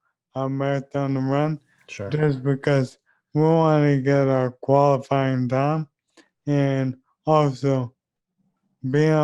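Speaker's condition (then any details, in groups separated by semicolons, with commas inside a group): ALS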